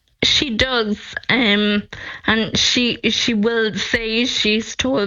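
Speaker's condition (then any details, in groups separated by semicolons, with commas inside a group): Friedreich's ataxia; diagnosed at age 12, progressive neurological decline, about 16 years since diagnosis; age 28, losing mobility, neurologically declining monthly, no treatment available; speech deteriorating, voice expected to be lost, voice banked over hours, synthetic voice app on phone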